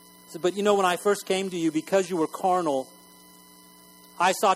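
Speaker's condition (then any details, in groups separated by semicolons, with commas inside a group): No condition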